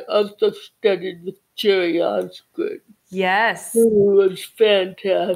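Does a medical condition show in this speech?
Yes: cerebral palsy.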